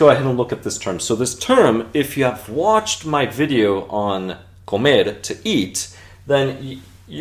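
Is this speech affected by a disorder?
No.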